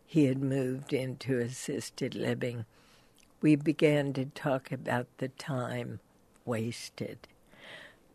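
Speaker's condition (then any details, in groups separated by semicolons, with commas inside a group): Spasmodic dysphonia; dismissed as psychological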